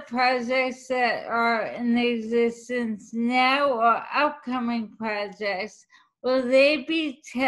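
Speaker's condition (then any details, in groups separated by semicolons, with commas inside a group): ALS; can speak again after losing speech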